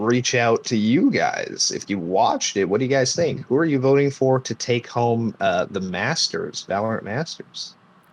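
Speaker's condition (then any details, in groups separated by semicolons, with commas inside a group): No condition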